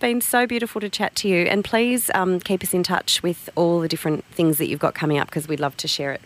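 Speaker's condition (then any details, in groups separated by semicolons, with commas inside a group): No condition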